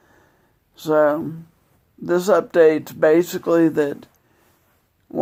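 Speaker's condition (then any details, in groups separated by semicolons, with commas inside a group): Multiple sclerosis; tremors; speech worsening, often cannot hold conversations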